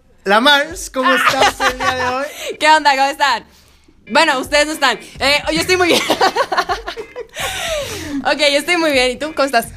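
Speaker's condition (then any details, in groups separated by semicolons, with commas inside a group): No condition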